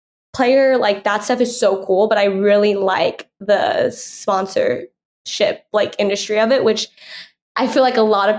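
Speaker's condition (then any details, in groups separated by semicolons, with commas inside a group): Stuttering; present since at least college; stutter could be edited out of on-air recordings, early doubts about speaking roles; prolonged sounds, blocks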